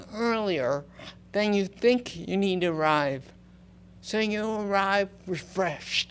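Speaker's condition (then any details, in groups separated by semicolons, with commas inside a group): Cerebral palsy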